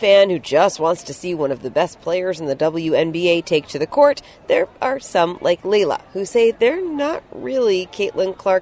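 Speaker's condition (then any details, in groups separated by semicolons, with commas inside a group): No condition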